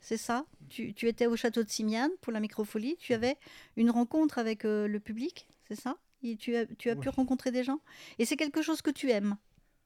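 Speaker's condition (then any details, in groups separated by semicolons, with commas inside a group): No condition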